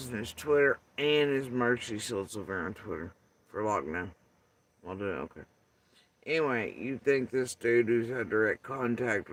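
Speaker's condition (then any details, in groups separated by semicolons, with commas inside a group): Facial paralysis after surgery; tongue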